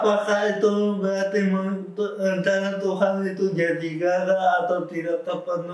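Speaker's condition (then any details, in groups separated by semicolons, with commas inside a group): Cerebral palsy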